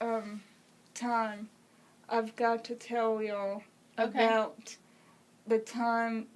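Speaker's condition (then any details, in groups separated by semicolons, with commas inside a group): Cerebral palsy; congenital, uses wheelchair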